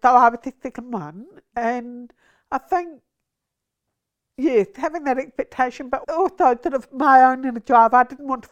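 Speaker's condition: Deafness from birth, congenital, rubella-related; born deaf into hearing family; learned to speak well, communication a strength

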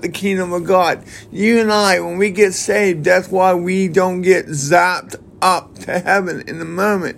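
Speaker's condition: Cerebral palsy

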